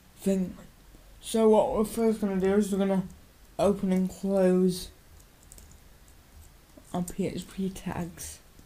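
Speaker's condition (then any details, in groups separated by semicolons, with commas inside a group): Cerebral palsy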